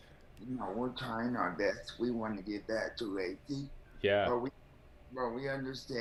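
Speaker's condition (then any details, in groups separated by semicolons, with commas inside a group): Cerebral palsy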